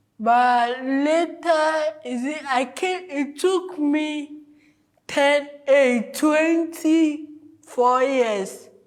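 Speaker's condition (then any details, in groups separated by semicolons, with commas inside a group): Cerebral palsy; from birth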